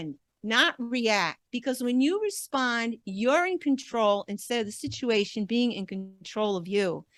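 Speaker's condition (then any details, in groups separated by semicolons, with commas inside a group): No condition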